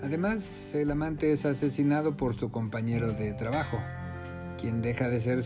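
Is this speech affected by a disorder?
No.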